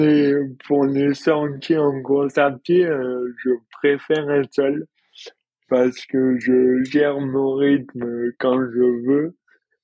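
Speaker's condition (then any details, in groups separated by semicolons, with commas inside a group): Dystonia; from birth, involuntary contractions, affects fine motor skills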